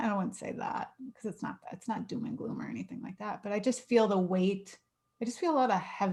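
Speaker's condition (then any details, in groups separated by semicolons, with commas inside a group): No condition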